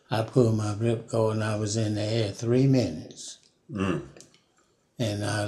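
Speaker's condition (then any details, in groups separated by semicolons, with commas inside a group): Parkinson's; no broken bones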